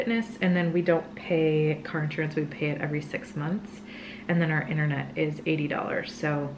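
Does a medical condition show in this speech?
No.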